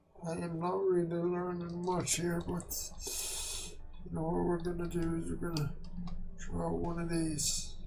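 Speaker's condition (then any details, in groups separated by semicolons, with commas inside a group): Quadriplegic cerebral palsy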